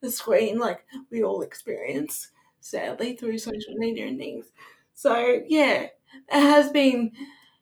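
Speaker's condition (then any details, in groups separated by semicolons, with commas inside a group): Cerebral palsy; wheelchair user, needs support worker, none available pre-NDIS; speech higher on bad days, people on cam often think drunk at first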